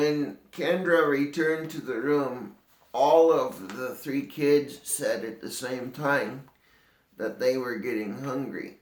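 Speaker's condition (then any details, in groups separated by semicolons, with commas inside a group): Cerebral palsy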